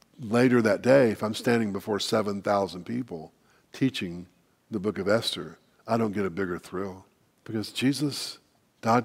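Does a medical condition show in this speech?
No.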